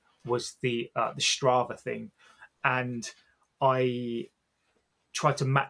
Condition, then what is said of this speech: Stuttering. So, you know, I've always fought to be able to speak, you know, to be able to speak here.